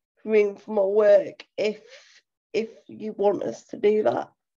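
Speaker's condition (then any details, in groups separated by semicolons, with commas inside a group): Cerebral palsy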